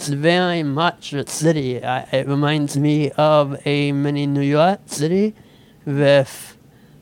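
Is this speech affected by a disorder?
Yes: speech impediment; Google translator voice input once misrecognized speech.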